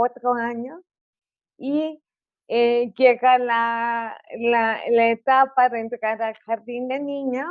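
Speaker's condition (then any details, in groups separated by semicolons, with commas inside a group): Cerebral palsy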